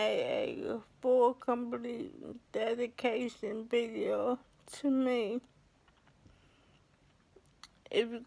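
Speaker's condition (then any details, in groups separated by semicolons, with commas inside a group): ALS; affects hands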